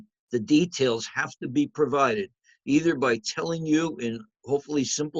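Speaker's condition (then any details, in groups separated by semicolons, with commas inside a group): No condition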